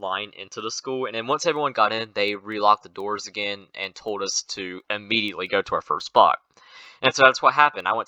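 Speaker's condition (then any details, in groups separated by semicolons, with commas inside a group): No condition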